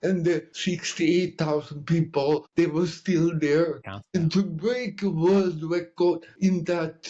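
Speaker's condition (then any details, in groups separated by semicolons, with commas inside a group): Cerebral palsy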